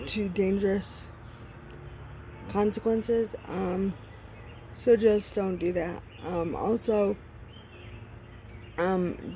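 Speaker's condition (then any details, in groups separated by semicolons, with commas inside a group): Cerebral palsy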